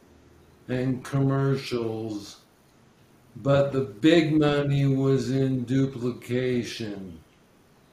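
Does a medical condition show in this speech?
Yes: ALS; ongoing, currently battling disease; slurred speech, losing voice, still heard loud and clear.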